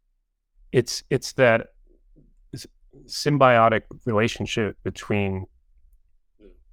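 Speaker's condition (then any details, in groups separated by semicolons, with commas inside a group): Stuttering; since childhood, persistent, not intermittent; adult; notably disfluent, reading aloud very hard, stutters even alone when reading aloud; repeated words, blocks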